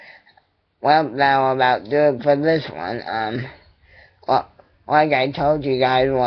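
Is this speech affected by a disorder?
Yes: cerebral palsy; attending therapy.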